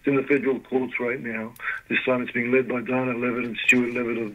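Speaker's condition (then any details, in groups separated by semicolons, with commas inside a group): Parkinson's disease; can't do much more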